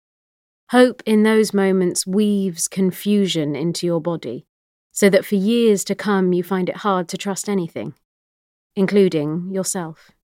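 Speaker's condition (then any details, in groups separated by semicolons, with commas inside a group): No condition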